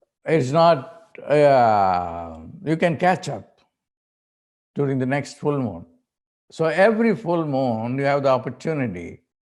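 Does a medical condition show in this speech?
No.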